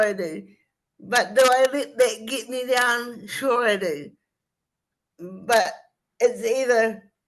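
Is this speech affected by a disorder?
Yes: cerebral palsy.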